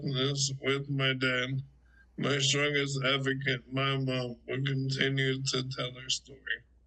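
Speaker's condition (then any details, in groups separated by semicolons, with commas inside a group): ALS; left hand onset, fasciculations, cramping; about 4.5 years, investigational treatment, progression halted; slurred speech, choked on thin liquids, later clearer, breathing improved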